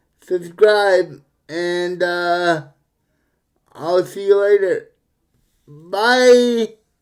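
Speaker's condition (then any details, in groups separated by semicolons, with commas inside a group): Cerebral palsy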